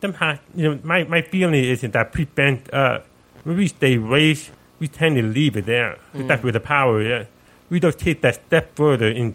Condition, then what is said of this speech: Deafness. So a lot of people wonder, well, why you sound so different?